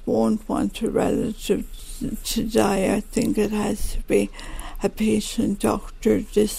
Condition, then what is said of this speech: Multiple sclerosis. And I now have no saliva in my mouth.